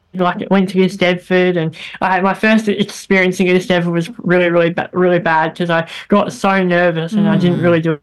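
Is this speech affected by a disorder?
Yes: bilateral cleft lip and palate; congenital, first operation at three months, many childhood operations, hip-to-mouth bone graft, throat operation, low motor skills; speech therapy in childhood and after operations into high school, once squeaky, very airy, nasal, much improved.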